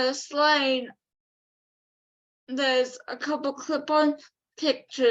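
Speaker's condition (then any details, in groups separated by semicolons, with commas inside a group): Cerebral palsy; affects all four limbs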